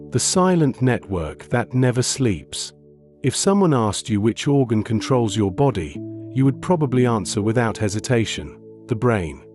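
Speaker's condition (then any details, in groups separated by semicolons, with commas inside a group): No condition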